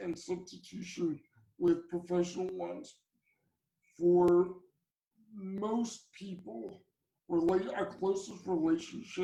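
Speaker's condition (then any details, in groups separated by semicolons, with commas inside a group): Cerebral palsy; from birth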